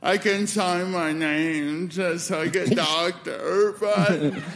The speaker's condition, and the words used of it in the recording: Cerebral palsy. It also affects my speech, which is kind of obvious.